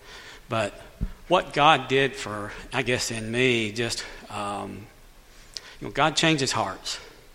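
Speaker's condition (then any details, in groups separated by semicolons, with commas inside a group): Cleft lip and palate; born with cleft lip and cleft palate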